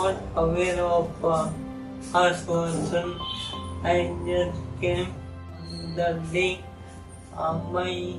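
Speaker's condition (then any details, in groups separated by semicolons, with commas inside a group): ALS; abnormal gait, gross and fine motor impairment; diagnosed at age 21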